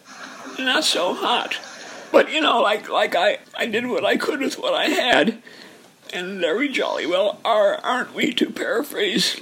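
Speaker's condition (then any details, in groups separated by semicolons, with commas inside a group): Dysphonia; dysphonia from voice misuse over half a century, genetics, aging, steroids to finish last 30 songs; lost voice, singing about 60% of former on last 30 songs, singing not so hot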